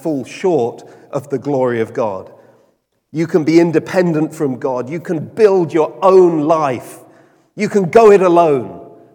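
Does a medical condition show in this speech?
No.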